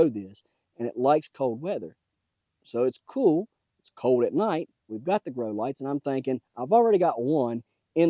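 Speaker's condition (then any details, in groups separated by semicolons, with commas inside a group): No condition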